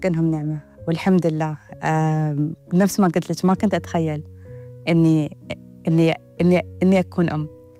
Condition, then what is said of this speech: Stuttering. نفس ما قلت لك، ما كنت أتخيل أني أني أني أني أكون أم.